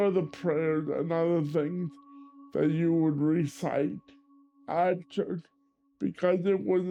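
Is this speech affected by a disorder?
Yes: cerebral palsy; limited hand dexterity, cannot write, uses wheelchair.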